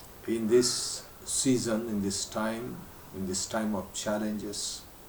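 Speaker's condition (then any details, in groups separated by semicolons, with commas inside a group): No condition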